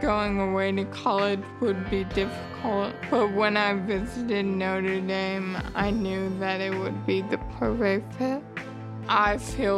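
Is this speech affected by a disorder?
Yes: Friedreich's ataxia; genetic, nervous system damage, impaired muscle coordination; diagnosed at age 9, progressive loss of walking.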